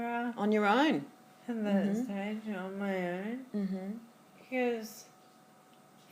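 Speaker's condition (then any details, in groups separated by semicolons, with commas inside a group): Friedreich's ataxia; diagnosed in childhood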